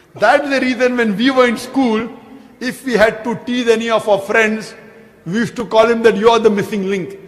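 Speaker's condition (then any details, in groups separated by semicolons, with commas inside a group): No condition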